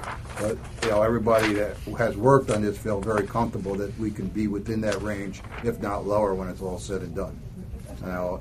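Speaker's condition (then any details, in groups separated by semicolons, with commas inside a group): No condition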